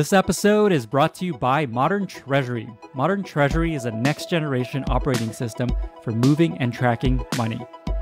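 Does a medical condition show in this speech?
No.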